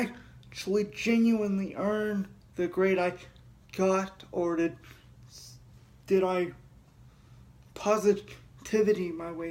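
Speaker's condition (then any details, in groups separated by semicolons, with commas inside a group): Cerebral palsy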